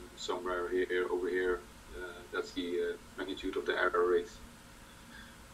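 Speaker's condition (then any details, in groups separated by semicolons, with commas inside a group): No condition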